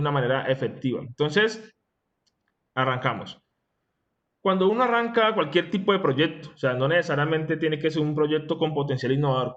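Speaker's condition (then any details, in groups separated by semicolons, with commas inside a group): No condition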